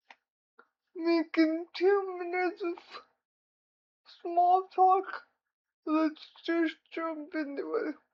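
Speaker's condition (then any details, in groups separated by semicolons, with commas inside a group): Cerebral palsy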